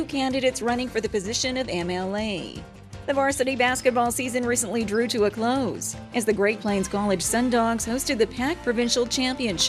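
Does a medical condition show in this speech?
No.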